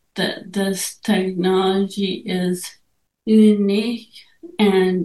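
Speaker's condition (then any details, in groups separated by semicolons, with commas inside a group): ALS; motor neurone disease, progressive muscle weakness, wheelchair user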